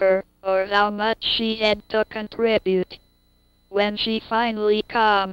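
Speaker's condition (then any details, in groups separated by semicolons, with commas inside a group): Cerebral palsy; cannot move limbs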